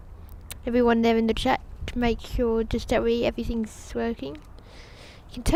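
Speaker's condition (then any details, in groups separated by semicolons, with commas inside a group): No condition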